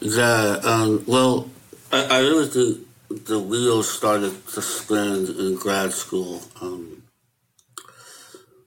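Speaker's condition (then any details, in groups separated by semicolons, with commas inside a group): Möbius syndrome; certain letters hard to pronounce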